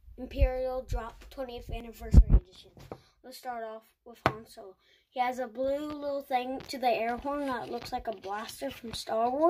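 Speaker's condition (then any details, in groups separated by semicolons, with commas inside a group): No condition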